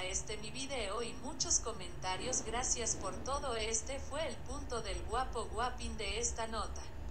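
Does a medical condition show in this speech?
No.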